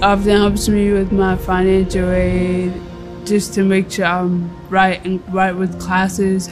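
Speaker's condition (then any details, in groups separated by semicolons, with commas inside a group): Cerebral palsy; cerebral palsy with seizures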